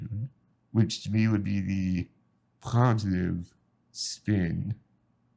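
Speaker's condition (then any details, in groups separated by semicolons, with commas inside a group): Spinal muscular atrophy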